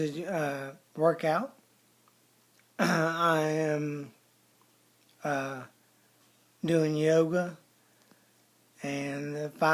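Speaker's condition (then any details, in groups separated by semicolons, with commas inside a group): ALS, bulbar onset; onset slurred speech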